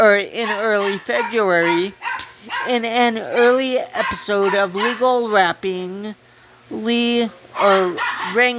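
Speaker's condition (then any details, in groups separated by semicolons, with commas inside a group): Cerebral palsy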